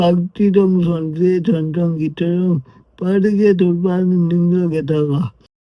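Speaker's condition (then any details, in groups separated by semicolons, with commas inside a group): Brain lesion disability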